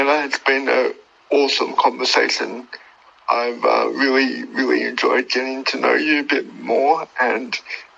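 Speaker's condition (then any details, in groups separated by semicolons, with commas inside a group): Cerebral palsy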